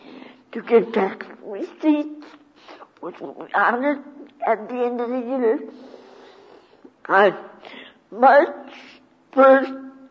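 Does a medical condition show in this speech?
Yes: cerebral palsy.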